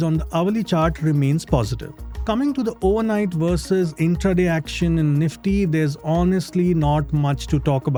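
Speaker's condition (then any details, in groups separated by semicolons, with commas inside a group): No condition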